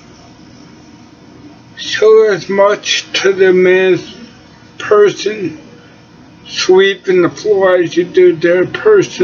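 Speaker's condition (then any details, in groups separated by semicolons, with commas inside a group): Cerebellar ataxia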